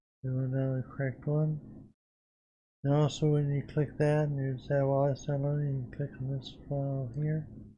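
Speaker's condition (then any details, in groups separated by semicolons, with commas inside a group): Parkinson's disease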